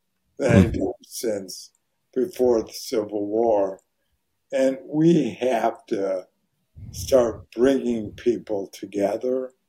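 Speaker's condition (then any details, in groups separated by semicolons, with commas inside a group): ALS; voice very hoarse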